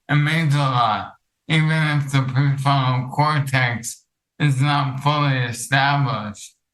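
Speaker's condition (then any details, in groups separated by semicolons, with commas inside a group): ALS; hard to talk long, speech unclear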